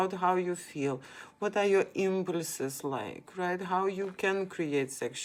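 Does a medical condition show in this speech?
No.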